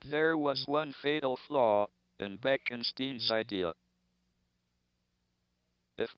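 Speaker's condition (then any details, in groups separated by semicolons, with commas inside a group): ALS, speech-generating device; diagnosed shortly after 21st birthday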